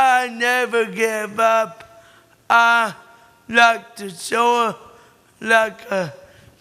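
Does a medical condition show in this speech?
Yes: cerebral palsy; born premature.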